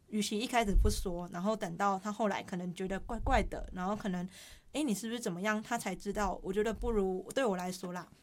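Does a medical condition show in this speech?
Yes: hearing impairment; less severe than severe or profound hearing loss; language expression rated very good by host, self-reported as sometimes slightly unclear.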